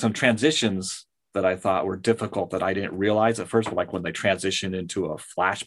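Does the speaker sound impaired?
No.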